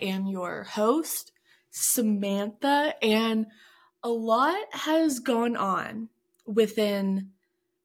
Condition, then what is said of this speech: Stuttering. Now, as I've gotten a bit older, it comes out a bit more than I actually like, but it is fine.